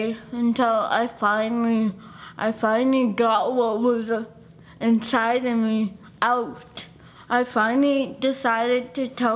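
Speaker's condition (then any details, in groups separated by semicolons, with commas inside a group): Cerebral palsy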